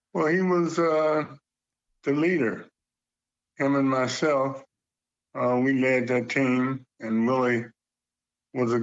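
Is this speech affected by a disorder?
Yes: Parkinson's; slight stutter attributed to Parkinson's.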